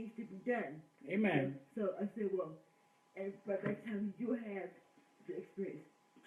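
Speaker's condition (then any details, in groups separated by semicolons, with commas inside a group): Cerebral palsy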